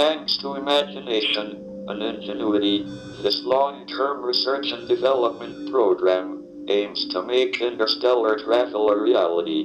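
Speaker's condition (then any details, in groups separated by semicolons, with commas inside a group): ALS, speech-generating device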